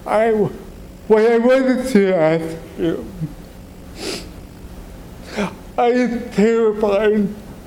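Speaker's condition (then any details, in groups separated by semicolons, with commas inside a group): Cerebral palsy; wheelchair user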